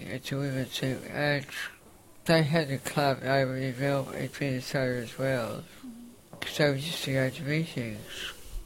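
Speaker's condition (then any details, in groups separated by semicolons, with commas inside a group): Facioscapulohumeral muscular dystrophy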